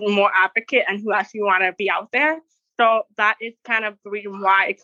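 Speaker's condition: Deaf; wears hearing aid

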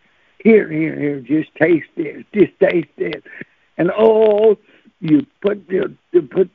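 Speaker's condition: Cerebral palsy; since birth

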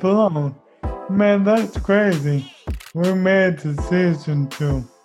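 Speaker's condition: ALS; wheelchair built, arriving in about a week; expects to lose speech, plans typed synthetic voice device; still speaks but less coherent and audible, will later type everything out

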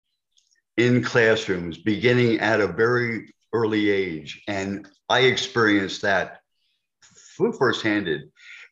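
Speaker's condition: Stuttering; stuttering since early years; severe in early years into 20s, about 90% of speech stuttered then; repeated sounds

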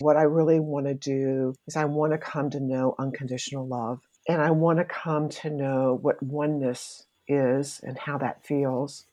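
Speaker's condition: No condition

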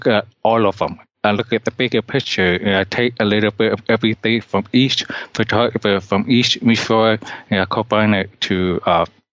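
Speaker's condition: Deafness; cannot hear well

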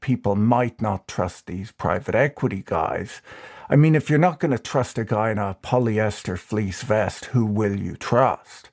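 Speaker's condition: No condition

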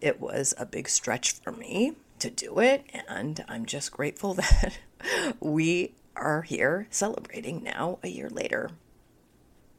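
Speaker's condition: Spasmodic dysphonia; voice audibly affected

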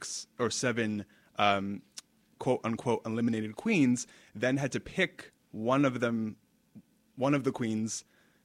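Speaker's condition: No condition

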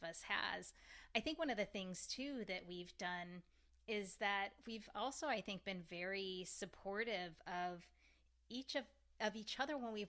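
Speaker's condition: No condition

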